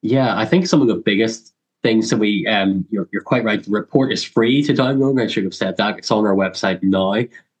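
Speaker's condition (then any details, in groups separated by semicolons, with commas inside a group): Cleft lip and palate; much speech therapy in childhood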